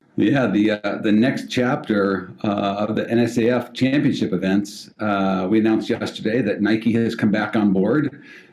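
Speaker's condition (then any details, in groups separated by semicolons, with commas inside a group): No condition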